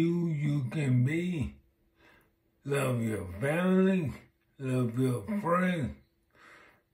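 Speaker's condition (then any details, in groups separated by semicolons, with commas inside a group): Multiple sclerosis; affects left side and voice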